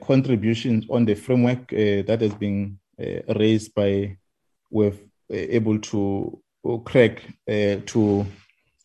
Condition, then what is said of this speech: No condition.